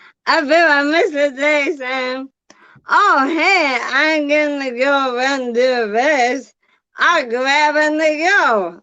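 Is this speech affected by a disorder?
Yes: bulbar ALS; bulbar onset.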